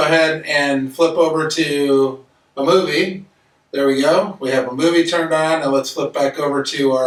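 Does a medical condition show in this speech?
No.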